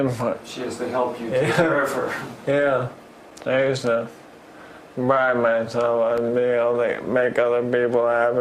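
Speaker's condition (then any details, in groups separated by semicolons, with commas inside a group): ALS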